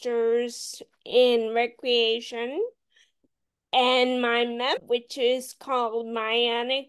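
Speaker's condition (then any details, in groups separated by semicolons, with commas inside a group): Friedreich's ataxia; progressive muscular dystrophy form, initially called mild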